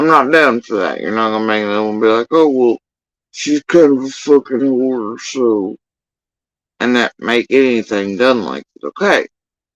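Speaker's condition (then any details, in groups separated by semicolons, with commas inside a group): Facial paralysis after surgery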